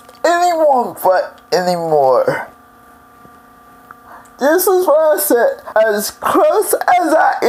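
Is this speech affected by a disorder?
Yes: cerebral palsy; several unnoticed strokes.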